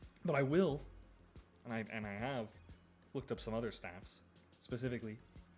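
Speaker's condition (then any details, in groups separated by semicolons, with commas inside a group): No condition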